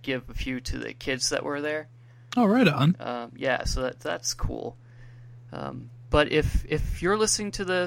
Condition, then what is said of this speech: No condition.